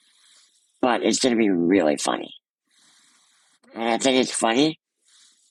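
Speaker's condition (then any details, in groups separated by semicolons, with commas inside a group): Muscular dystrophy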